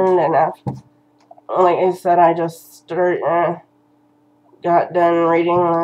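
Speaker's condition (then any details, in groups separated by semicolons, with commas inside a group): Cerebral palsy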